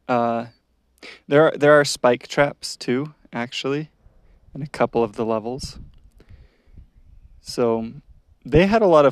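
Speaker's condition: No condition

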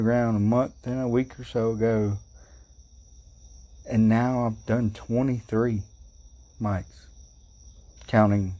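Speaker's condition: Cerebral palsy; walks differently, had a surgery making gait less noticeable, no seizures; cannot stand over 10 minutes without pain, legs numb in morning, sometimes cannot get out of bed, needs help up steps, Adam Schulte helps onto stage

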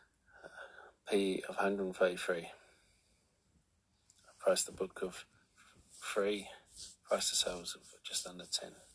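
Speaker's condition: No condition

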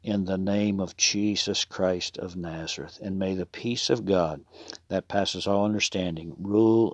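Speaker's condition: No condition

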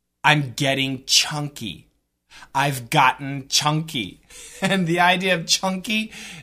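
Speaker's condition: No condition

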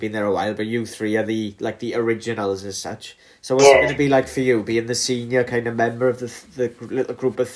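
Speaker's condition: No condition

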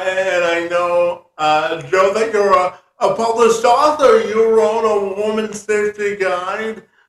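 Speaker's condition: Spastic quadriplegia cerebral palsy; severe

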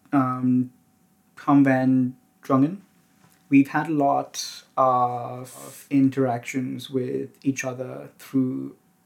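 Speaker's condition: Stutter; onset at age 3; repeated sounds, prolonged sounds

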